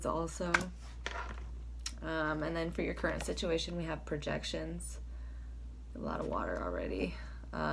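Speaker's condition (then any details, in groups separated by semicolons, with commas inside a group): No condition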